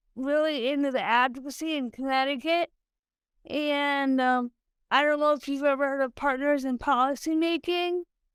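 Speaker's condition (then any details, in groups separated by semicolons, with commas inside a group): Cerebral palsy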